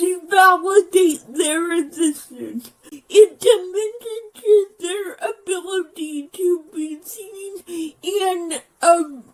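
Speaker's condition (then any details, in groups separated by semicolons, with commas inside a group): Physical speech impairment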